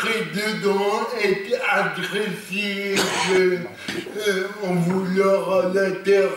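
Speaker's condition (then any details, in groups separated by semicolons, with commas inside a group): Cerebral palsy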